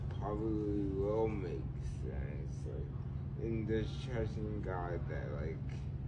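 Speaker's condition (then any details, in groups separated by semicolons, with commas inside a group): Cerebral palsy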